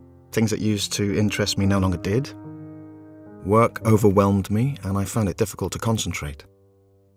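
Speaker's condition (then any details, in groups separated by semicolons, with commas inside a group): No condition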